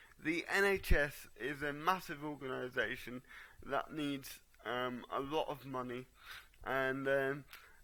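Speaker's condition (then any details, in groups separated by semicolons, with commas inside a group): Cerebral palsy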